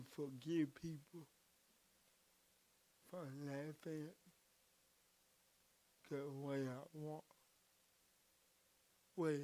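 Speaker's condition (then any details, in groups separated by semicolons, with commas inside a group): Cerebral palsy; from birth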